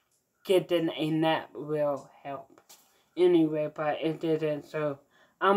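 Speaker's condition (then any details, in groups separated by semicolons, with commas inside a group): Mild cerebral palsy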